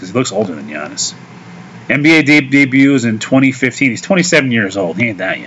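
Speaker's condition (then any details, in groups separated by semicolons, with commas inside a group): No condition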